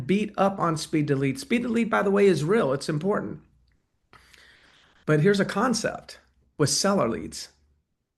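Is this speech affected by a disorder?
No.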